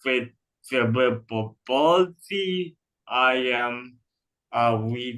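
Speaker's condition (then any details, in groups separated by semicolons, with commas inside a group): Cerebral palsy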